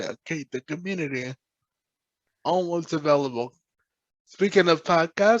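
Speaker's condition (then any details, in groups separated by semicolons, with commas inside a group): Cerebral palsy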